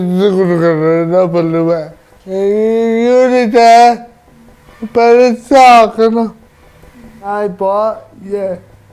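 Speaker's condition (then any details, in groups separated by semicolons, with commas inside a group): Cerebral palsy; lost about 90% of bodily function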